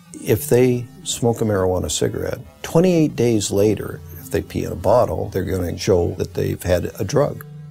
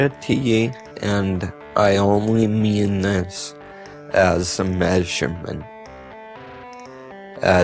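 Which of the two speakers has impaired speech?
The second: multiple sclerosis; after smoking marijuana.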